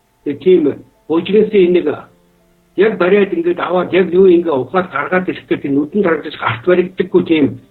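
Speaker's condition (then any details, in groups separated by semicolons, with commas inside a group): No condition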